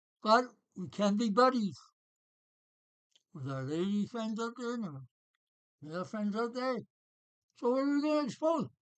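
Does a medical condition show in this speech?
Yes: Parkinson's.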